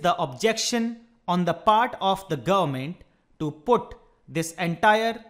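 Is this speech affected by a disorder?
No.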